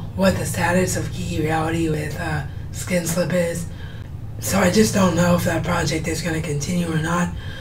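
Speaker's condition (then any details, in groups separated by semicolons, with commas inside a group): Cerebral palsy; wheelchair bound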